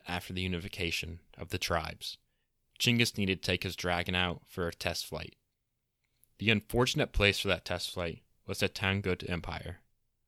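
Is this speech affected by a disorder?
No.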